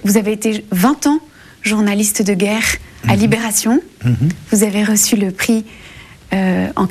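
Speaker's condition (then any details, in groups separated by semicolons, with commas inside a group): No condition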